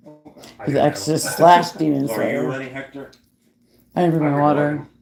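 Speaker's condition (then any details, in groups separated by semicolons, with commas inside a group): No condition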